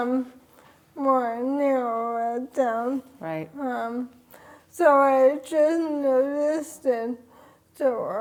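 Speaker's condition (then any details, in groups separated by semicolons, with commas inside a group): ALS; onset in pinky finger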